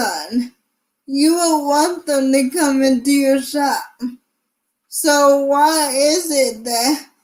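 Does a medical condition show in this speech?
Yes: cerebral palsy.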